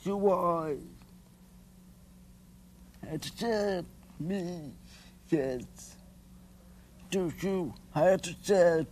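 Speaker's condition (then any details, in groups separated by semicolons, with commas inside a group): Deafness; reads faces to understand others, needs slower speech with less movement; at times hard to understand, trouble hearing and speaking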